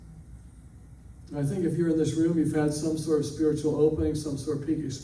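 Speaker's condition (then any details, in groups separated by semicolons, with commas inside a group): No condition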